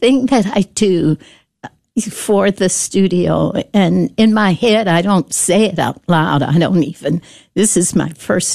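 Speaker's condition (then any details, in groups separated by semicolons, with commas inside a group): Spasmodic dysphonia; speech therapists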